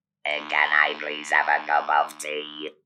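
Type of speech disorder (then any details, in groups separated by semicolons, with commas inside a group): Electrolarynx speech; laryngectomy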